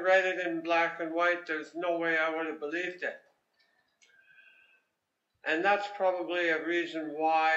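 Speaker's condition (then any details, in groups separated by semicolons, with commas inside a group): Head and neck cancer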